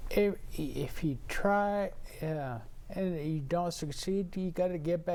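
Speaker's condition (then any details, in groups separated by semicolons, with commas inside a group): Brain injury; in therapy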